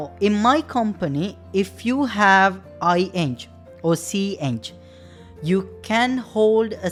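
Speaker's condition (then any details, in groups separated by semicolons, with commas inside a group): No condition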